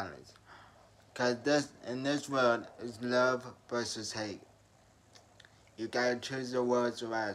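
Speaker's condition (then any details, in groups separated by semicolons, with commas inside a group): Traumatic brain injury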